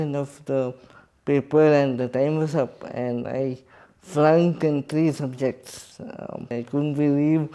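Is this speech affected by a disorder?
Yes: cerebral palsy.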